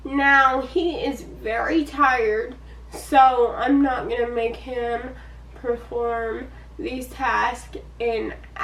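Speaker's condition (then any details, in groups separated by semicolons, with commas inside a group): Cerebral palsy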